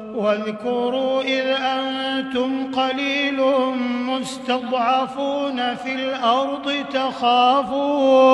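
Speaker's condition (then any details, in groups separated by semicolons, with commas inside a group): No condition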